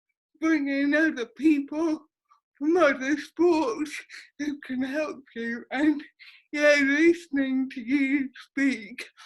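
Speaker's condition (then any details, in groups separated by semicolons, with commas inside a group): Cerebral palsy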